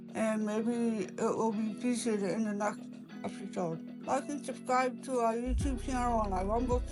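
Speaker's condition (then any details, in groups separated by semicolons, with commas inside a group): Cerebral palsy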